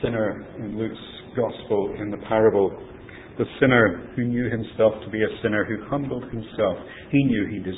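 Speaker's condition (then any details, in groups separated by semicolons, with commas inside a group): No condition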